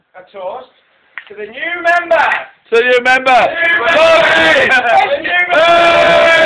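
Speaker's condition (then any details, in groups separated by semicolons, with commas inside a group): No condition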